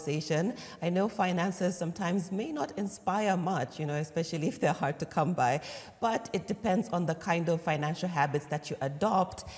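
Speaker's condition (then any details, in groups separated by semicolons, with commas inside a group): No condition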